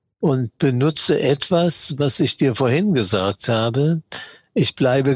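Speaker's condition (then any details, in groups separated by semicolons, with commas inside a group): Parkinson's disease; diagnosed 2016 around age 75, years of tremor before, family doctor blamed stage fright; mild course so far, still trembles, diet and sport to slow progression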